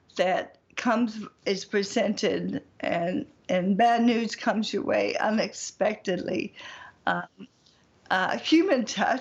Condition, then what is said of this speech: ALS (motor neuron disease). Even now, not being able to speak clearly, it's very humbling already.